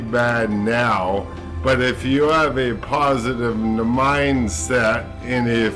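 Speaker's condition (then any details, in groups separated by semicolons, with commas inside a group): ALS; diagnosed about 1.5 months ago; speech changed from previously clear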